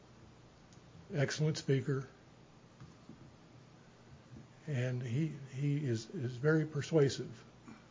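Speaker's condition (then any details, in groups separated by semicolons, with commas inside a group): Parkinson's disease, stage 3; not speaking too fast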